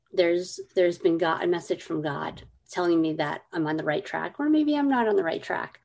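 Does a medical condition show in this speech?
Yes: cleft lip and palate; congenital, 25 surgeries for cleft lip and palate, first at four months old, most in childhood, childhood feeding issues; some speech issues growing up.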